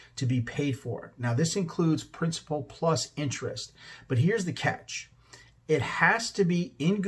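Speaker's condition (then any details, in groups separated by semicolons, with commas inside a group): No condition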